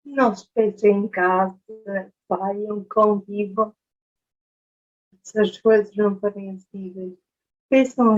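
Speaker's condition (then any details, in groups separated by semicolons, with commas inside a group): Ataxia after brain injury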